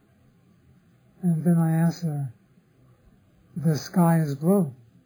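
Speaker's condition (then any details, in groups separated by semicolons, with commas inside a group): Parkinson's disease; others offer remedies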